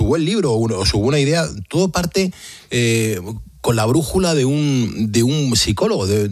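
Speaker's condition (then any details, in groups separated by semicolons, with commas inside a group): No condition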